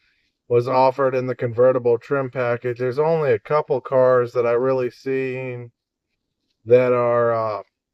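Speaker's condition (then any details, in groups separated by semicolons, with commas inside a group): No condition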